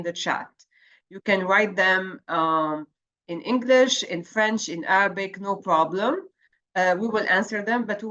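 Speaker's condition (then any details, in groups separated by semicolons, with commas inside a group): No condition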